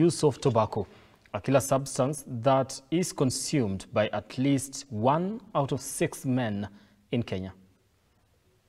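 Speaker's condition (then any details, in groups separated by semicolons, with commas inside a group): No condition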